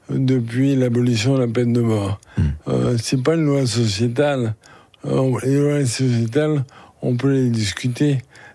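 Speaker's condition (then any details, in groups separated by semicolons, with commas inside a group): ALS (Charcot disease); lost use of legs, arms and hands, given life expectancy of 1 to 3 years; advanced, strength and capacities declining daily; expects to lose voice within days or weeks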